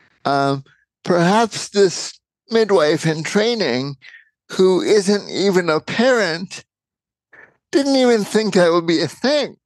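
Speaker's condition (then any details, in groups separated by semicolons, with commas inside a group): Cerebral palsy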